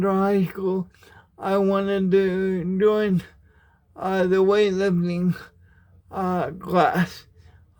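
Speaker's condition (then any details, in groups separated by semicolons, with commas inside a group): Cerebral palsy, spastic, mild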